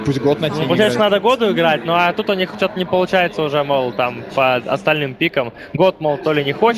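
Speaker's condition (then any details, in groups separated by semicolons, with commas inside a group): No condition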